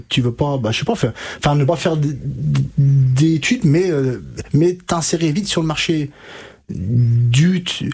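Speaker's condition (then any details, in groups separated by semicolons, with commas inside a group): Stuttering; onset at age 5 to 6, untreated in childhood, severe until about age 20, therapy from 20; about 27 years since onset, years of therapy with Catherine Daubier, Nancy stuttering specialist, fluency techniques; blocks and repetitions now, formerly could not finish a sentence without blocking, froze reading aloud; repeated sounds, prolonged sounds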